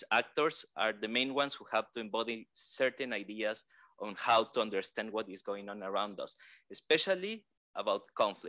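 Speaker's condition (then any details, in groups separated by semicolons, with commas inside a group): No condition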